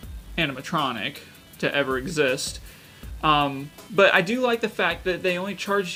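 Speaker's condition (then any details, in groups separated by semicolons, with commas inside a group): No condition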